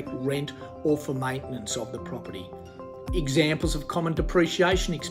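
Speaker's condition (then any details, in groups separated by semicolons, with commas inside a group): No condition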